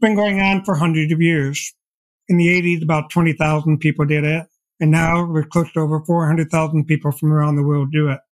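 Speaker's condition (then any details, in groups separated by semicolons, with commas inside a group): Deafblindness; progressive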